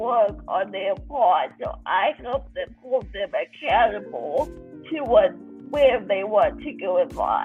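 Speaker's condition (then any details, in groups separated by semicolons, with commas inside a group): Cerebral palsy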